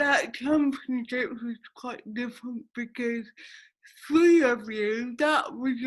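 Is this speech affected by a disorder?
Yes: cerebral palsy.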